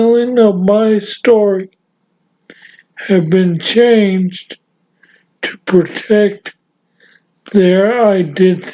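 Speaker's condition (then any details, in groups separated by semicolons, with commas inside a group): Severe traumatic brain injury; severe, ataxia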